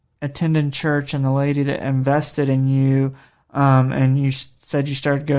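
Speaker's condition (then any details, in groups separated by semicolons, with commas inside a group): No condition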